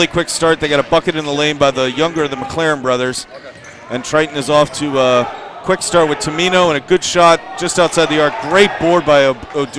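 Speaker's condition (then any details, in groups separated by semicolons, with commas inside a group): No condition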